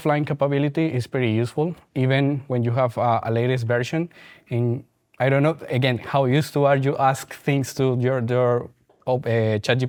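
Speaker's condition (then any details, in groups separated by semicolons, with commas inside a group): No condition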